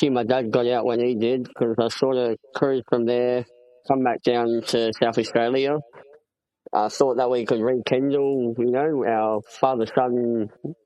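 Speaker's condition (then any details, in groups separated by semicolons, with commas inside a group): Cleft palate; congenital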